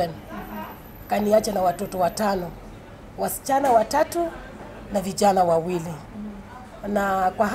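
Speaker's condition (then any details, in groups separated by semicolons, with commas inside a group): No condition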